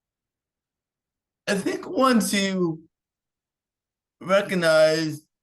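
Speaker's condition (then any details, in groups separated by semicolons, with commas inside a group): Cerebral palsy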